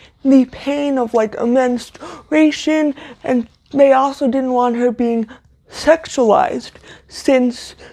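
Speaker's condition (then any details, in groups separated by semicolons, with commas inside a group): Cerebral palsy, severe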